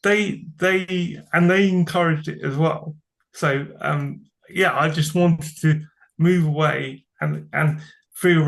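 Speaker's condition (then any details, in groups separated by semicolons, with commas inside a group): Cerebral palsy; from birth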